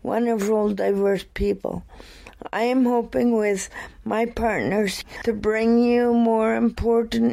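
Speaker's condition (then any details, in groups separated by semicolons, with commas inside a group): Cerebral palsy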